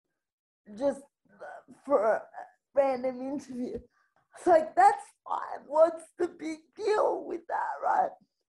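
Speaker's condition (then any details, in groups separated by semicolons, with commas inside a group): Spastic quadriplegic cerebral palsy; full-time electric wheelchair user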